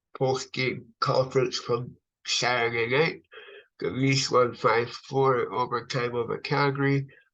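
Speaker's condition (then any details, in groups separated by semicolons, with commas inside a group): Cerebral palsy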